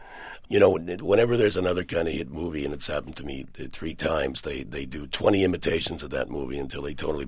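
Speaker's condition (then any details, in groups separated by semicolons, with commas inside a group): Partial laryngectomy for throat cancer; throat cancer surgery, 80% of larynx removed, Cleveland Clinic experimental surgery attaching left neck muscles to larynx; about seven years after surgery, tracheostomy for a very long time, no longer; unable to speak about 2 years, early voice like Brando in The Godfather, improved, called sexy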